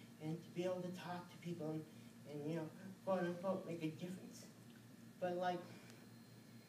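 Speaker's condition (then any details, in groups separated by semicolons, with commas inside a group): Cerebral palsy; from birth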